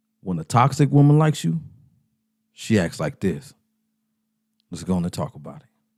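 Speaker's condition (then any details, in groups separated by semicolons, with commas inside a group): No condition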